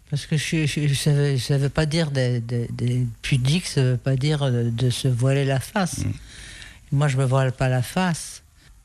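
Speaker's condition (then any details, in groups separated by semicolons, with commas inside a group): Parkinson's disease; noticed through trouble cycling on Île de Ré, can no longer ride a bike, uses wheelchair; no tremor during interview, on medication; rate sometimes slightly slowed, possibly from medication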